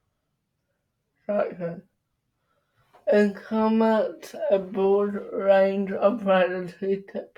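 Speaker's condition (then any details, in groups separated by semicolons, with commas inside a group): Cerebral palsy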